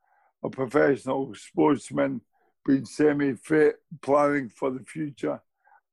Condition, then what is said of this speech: ALS (motor neuron disease). And having heard you speak very eloquently over the past few years about the condition, quite clearly it doesn't seem to have slowed down